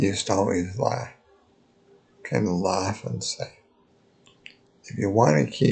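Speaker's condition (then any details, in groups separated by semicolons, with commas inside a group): Multiple sclerosis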